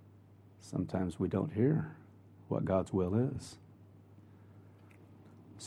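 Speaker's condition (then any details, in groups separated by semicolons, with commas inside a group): No condition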